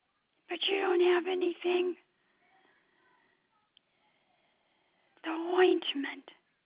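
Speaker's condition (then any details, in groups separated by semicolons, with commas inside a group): Speech difficulty; trouble speaking, speaking is tiring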